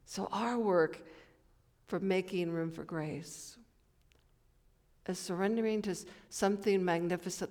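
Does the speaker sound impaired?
No.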